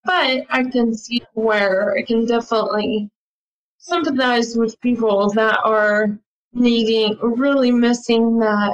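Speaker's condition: ALS; attends ALS clinic

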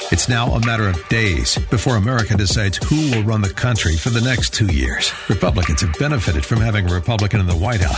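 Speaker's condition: No condition

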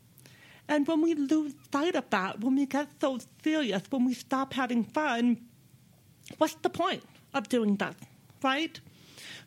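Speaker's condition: Deafness; speaks with own voice

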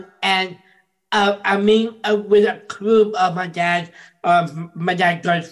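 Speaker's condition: Down syndrome; open heart surgery in childhood

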